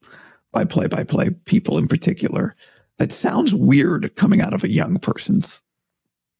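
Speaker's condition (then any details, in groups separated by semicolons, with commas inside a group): Vocal cord surgery; vocal cord problem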